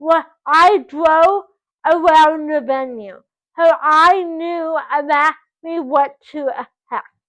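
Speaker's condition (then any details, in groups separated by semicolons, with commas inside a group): Cerebral palsy, spastic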